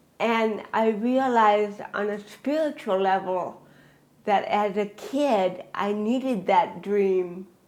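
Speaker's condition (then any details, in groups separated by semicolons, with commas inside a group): Cerebral palsy; present from birth, cervical spinal surgery C1 to C7, titanium neck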